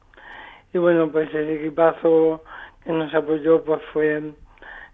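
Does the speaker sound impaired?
Yes: amyotrophic lateral sclerosis; diagnosed three years ago; still able to attempt climb of Picu Urriellu.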